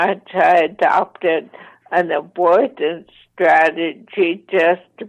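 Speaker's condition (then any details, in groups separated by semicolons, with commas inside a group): ALS, mild; voice slightly impaired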